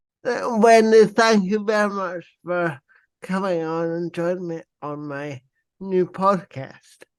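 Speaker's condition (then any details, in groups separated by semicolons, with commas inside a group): Cerebral palsy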